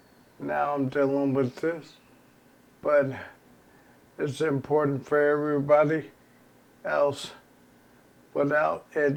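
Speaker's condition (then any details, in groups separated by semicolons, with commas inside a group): ALS; progressive terminal illness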